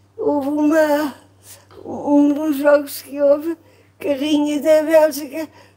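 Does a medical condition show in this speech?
Yes: cerebral palsy.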